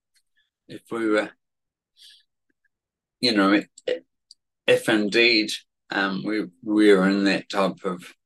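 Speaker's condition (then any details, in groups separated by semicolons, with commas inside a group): Cerebellar atrophy, genetic; speech affected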